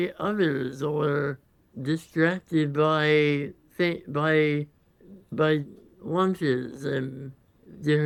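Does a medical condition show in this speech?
Yes: congenital muscular dystrophy.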